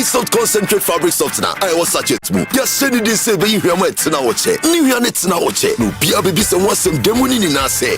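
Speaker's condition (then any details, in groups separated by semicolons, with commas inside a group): No condition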